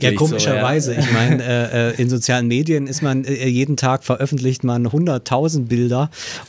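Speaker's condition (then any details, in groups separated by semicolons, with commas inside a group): No condition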